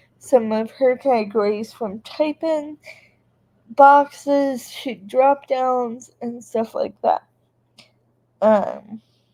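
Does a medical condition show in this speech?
Yes: cerebral palsy.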